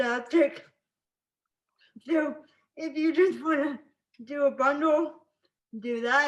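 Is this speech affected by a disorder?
Yes: spastic cerebral palsy.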